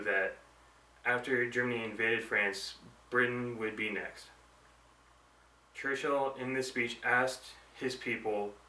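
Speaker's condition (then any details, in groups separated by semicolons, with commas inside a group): No condition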